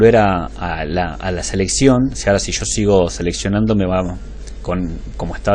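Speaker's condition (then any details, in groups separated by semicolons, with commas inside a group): No condition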